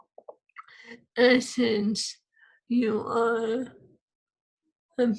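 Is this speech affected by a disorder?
Yes: ALS; swallowing lost.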